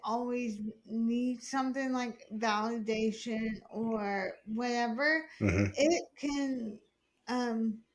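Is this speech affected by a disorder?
Yes: hemiplegic cerebral palsy.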